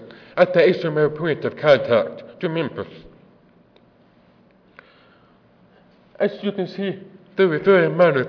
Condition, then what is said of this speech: Deafness. I realize I have an accent.